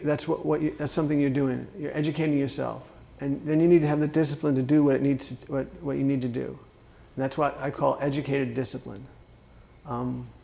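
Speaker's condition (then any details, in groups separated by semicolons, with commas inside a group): Parkinson's disease; left foot dystonia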